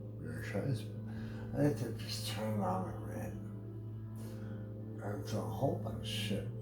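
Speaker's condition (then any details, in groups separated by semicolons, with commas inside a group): Brain injury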